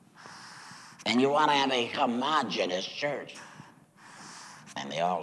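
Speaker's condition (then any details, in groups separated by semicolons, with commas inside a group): Laryngectomy; says used to serve God with voice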